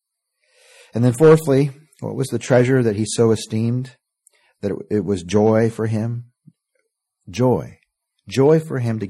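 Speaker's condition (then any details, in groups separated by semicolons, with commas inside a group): No condition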